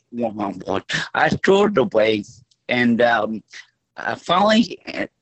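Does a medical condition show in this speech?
Yes: stroke; lay on floor 8 hours before help, voice affected; voice altered since stroke, lasting effect.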